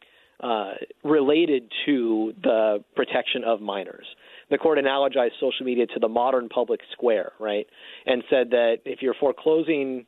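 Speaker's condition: No condition

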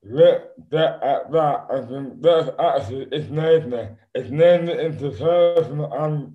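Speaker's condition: Dystonia; affects speech and hands

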